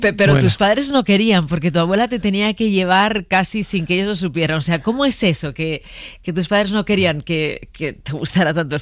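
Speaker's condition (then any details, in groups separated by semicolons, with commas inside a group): No condition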